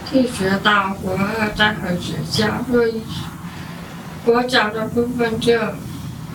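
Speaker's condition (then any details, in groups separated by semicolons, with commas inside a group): Hearing impairment; pink hearing aids, hearing impaired from childhood, first diagnosed sensory integration disorder, cannot hear shuttle without aids; formerly reluctant to speak, mother pushed speaking, now converses with hearing people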